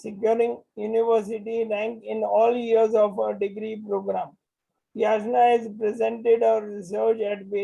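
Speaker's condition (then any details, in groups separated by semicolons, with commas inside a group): Motor neurone disease; voice strong and loud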